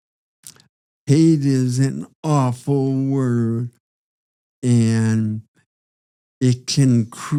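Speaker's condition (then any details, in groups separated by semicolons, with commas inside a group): Parkinson's disease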